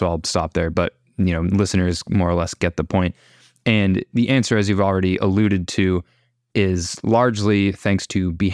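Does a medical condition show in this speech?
No.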